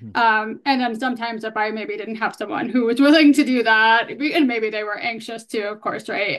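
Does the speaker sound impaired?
Yes: hearing loss; bilateral, noticed about age 5, analog then digital hearing aids, right ear beyond aid benefit, left hearing aid.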